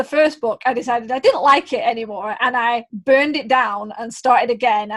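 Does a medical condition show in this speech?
No.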